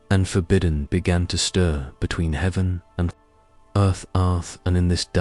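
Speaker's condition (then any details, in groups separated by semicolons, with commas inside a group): No condition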